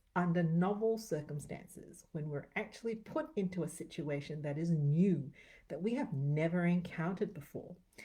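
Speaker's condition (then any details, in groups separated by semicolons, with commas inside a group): No condition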